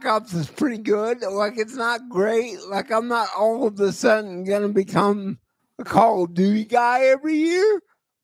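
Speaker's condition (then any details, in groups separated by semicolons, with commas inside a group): Cerebral palsy; voice always shot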